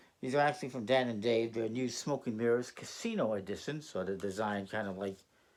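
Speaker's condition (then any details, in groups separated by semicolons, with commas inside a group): No condition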